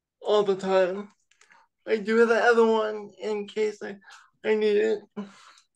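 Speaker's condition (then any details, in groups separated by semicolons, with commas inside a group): Cerebral palsy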